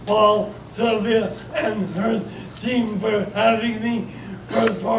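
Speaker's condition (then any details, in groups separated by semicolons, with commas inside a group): Traumatic brain injury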